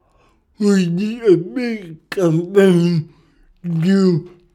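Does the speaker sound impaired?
Yes: cerebral palsy; speech can be hard sometimes.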